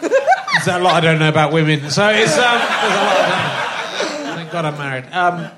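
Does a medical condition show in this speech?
No.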